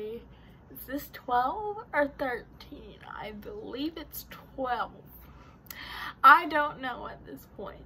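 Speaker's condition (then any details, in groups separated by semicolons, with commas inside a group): Cerebral palsy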